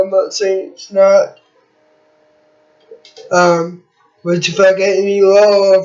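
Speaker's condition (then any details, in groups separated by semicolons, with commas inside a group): Cerebral palsy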